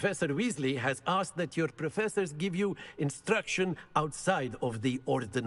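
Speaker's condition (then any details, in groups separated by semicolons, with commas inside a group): No condition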